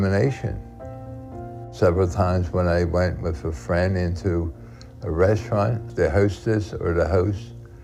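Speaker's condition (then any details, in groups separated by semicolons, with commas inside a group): Tardive dyskinesia; antipsychotic medication side effect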